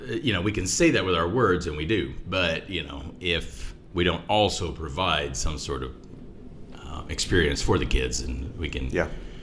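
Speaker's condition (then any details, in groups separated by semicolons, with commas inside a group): No condition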